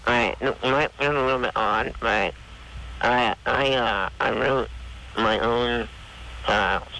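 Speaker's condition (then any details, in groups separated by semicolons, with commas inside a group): Spinal muscular atrophy; Werdnig-Hoffmann type, more severe form, wheelchair user, operates wheelchair with touchpad; lying down during call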